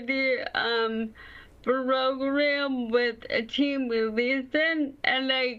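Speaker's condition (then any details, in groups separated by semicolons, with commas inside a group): ALS; limb onset, right foot first; slower speech, voice banking done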